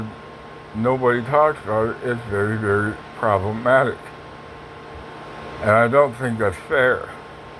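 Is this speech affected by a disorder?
Yes: Parkinson's; speech impediment.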